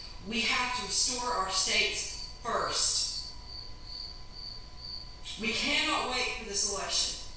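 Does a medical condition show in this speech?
No.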